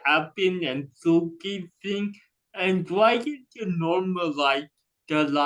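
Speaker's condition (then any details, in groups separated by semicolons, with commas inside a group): Cerebral palsy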